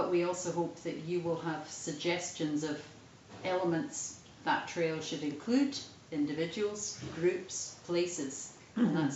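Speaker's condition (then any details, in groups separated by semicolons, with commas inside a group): No condition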